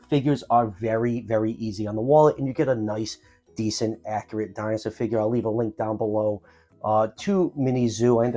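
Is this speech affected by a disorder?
No.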